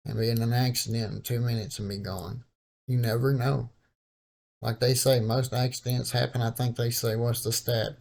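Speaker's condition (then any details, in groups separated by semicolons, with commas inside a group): Cerebral palsy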